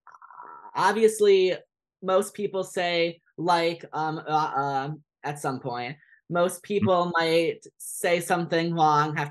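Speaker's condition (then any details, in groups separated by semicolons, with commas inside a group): Stuttering; onset very early in childhood, speech therapy since childhood, including with an SLP who stutters; occasional word and phrase repetitions, restarts; prolonged sounds, blocks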